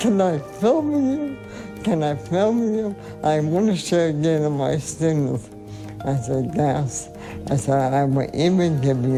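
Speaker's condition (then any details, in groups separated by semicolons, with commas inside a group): ALS; more than 25 years since onset, uses cannabis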